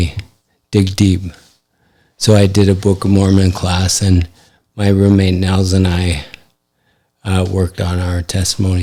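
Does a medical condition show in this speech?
Yes: ALS; affects hand function.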